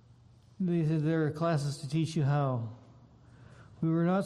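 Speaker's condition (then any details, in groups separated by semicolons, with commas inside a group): Parkinson's disease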